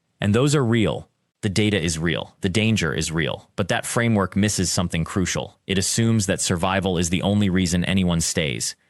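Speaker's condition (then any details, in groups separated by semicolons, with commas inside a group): No condition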